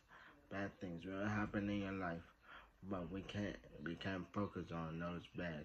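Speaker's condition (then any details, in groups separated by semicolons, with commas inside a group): Traumatic brain injury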